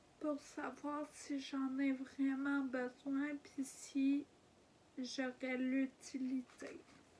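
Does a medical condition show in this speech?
Yes: ataxia; degenerative.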